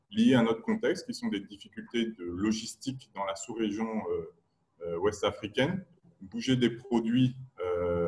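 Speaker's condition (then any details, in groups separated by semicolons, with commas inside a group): No condition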